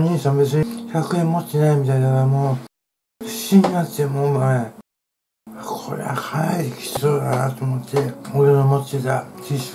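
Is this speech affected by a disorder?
Yes: tongue cancer, partial glossectomy.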